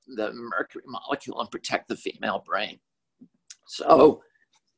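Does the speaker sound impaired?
Yes: spasmodic dysphonia; twitches in voice box or larynx; voice sounds a little different, not due to flu.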